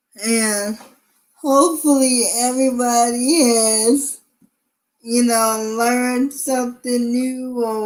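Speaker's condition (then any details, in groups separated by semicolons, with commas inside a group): Cerebral palsy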